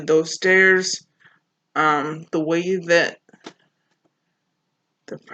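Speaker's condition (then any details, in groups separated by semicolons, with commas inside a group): Cerebral palsy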